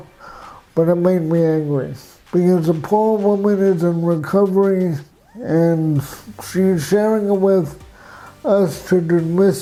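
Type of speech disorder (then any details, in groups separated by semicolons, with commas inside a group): Dysarthria; cerebral palsy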